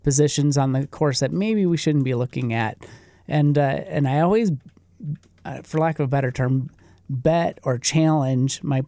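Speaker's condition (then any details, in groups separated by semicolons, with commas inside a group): No condition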